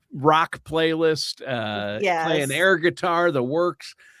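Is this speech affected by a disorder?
No.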